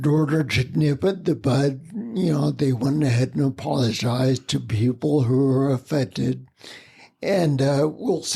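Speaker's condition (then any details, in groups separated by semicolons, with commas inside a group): Spinocerebellar ataxia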